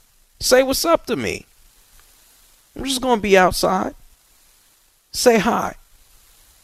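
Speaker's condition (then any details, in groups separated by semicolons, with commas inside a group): No condition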